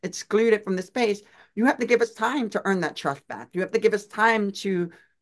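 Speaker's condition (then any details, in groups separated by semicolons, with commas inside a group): Deaf; difficulty pronouncing unfamiliar names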